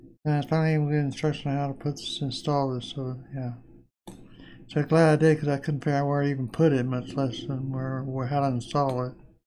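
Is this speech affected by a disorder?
Yes: Parkinson's disease.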